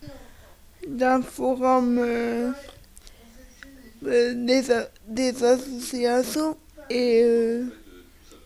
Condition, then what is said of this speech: Cerebral palsy. Et toi, je sais que tu as ce handicap de la parole, de l'expression.